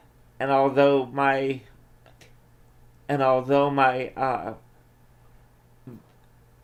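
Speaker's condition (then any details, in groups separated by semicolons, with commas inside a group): Cerebral palsy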